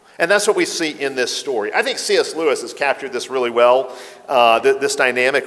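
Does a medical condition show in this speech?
No.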